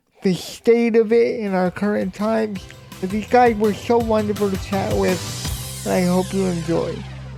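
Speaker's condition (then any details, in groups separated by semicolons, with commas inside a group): Cerebral palsy; physical disability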